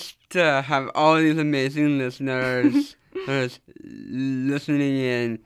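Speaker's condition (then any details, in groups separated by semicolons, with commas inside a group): Down syndrome; does public speaking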